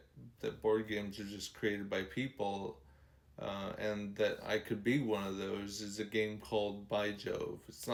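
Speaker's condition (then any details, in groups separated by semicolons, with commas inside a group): ALS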